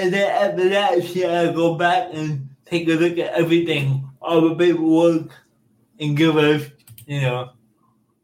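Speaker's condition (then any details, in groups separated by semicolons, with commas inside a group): Cerebral palsy; speech impairments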